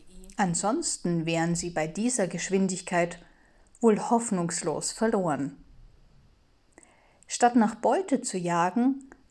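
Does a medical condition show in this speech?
No.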